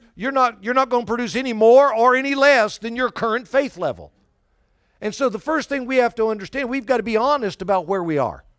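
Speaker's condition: No condition

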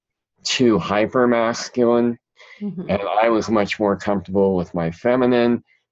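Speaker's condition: Cleft palate; present since childhood

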